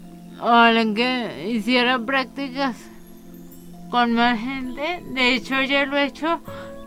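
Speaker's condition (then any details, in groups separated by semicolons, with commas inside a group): Cerebral palsy; special programs in Leticia alternating with school in childhood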